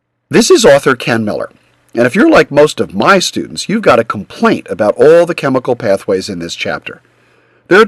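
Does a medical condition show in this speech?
No.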